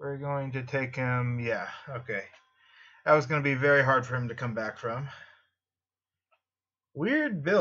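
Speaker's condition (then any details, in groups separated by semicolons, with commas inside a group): No condition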